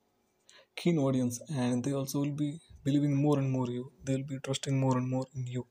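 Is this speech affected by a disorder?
No.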